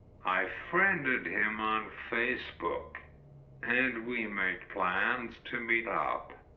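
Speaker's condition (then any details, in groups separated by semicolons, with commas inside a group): Cerebral palsy; uses wheelchair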